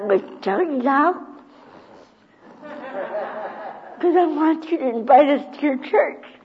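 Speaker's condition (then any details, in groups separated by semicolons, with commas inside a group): Cerebral palsy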